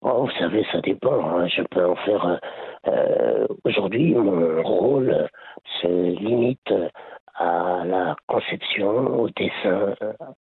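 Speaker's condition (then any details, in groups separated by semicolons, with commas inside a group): Laryngeal cancer; part of lung removed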